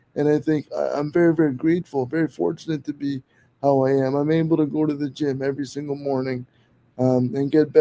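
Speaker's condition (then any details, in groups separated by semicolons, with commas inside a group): Cerebral palsy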